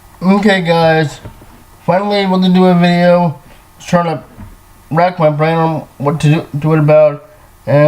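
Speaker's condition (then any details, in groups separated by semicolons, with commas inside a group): Cerebral palsy, spastic diplegia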